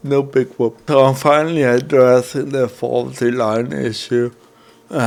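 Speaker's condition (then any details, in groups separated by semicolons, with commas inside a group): Cerebral palsy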